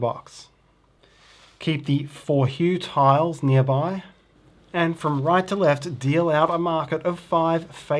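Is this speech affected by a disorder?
No.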